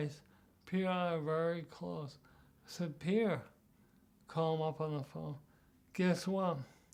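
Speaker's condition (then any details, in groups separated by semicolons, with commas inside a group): Parkinson's disease; strong voice, sings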